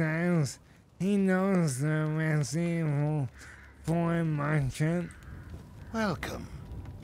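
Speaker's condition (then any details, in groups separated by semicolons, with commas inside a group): ALS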